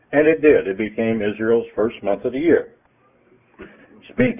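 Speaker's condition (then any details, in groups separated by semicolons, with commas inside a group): No condition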